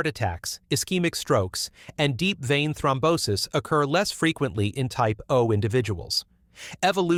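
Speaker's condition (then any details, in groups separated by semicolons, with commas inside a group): No condition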